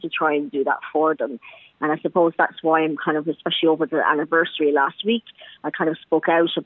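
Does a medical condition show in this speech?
Yes: cleft palate; congenital cleft palate, Belarus, Chernobyl radiation, genetic disorders, leg problems, affected walking and eating.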